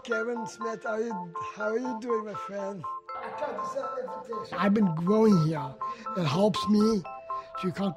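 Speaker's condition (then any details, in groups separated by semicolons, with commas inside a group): Down syndrome; adult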